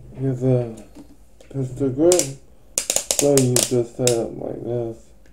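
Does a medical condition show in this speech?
Yes: ataxic cerebral palsy.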